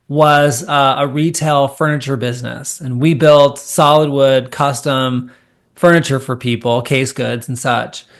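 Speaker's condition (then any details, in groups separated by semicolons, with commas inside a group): No condition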